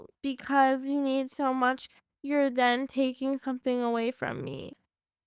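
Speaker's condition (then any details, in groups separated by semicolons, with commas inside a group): Cerebral palsy; from birth, mostly waist down, uses walker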